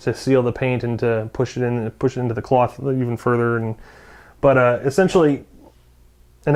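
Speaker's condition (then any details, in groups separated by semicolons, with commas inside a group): No condition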